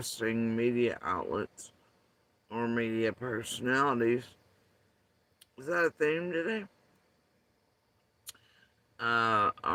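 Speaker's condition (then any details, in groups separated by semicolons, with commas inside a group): Facial paralysis after surgery; tongue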